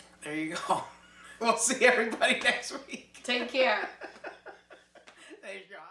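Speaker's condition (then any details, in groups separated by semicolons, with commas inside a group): No condition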